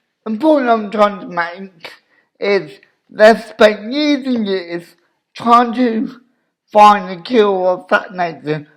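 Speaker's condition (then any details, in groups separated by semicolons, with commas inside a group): Cerebral palsy; obvious speech impediment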